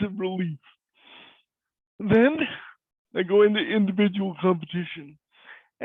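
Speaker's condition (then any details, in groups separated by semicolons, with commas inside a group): Cerebral palsy; cannot walk; voice is different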